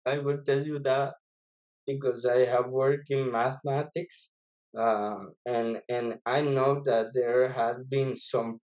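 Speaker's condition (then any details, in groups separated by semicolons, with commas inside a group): Infantile cerebral palsy; standing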